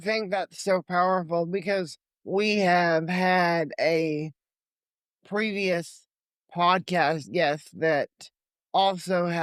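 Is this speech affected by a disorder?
Yes: cerebral palsy; limited mobility, legs.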